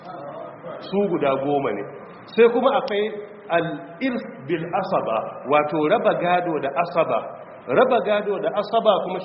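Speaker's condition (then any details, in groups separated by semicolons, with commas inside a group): No condition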